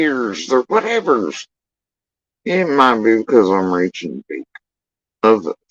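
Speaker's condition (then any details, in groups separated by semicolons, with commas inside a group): Facial paralysis after surgery; tongue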